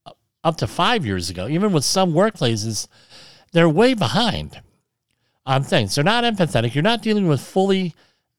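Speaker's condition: Cleft lip and palate

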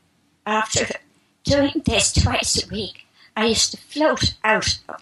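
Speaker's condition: Spasmodic dysphonia; expects to speak perfectly in a few minutes

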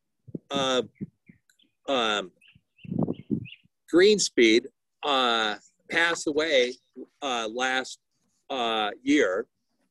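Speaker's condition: Aphasia; now halting telegraphic speech

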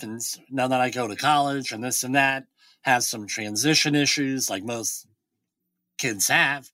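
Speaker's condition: Bilateral cleft lip and palate

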